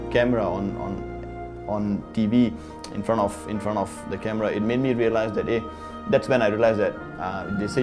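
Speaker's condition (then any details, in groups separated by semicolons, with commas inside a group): No condition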